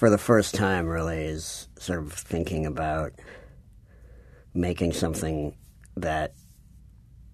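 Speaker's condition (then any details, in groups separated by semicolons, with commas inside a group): Cleft palate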